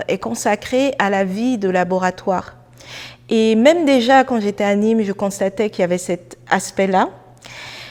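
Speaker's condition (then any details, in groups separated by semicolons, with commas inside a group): No condition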